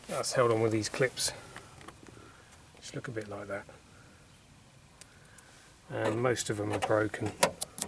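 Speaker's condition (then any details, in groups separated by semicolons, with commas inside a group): No condition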